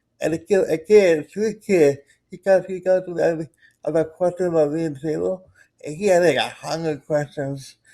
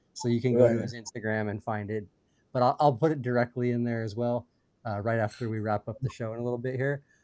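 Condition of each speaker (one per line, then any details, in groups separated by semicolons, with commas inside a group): Cerebral palsy; present from birth, muscles do not work properly; lifelong condition
No condition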